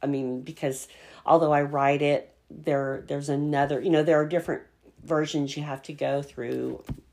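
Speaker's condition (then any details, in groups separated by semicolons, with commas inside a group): Cleft palate; congenital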